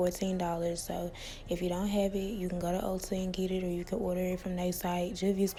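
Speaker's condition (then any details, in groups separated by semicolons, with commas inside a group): No condition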